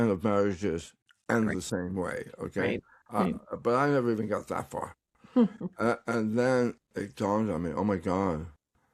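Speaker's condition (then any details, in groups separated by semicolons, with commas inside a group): Tongue cancer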